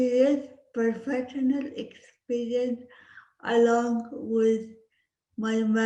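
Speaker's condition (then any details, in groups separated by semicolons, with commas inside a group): Cerebral palsy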